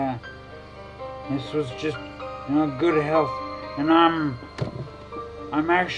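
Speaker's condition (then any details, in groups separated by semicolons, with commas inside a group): Traumatic brain injury; had speech therapy, speech hard to improve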